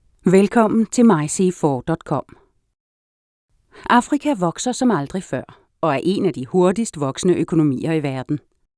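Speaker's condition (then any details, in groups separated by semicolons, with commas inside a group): No condition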